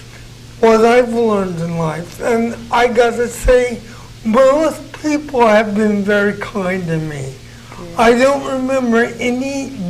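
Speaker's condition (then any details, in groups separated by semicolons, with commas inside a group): Cerebral palsy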